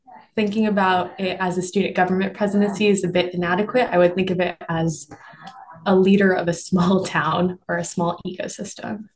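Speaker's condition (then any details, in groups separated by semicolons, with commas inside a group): No condition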